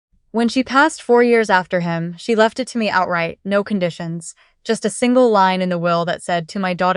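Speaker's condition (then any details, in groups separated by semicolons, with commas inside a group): No condition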